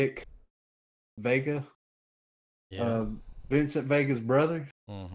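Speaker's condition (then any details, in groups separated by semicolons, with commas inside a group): No condition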